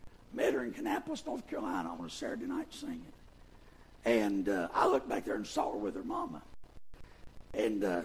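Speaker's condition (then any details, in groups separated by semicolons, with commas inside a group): Vocal fold paralysis, bilateral; speaks with false vocal folds; voices with false folds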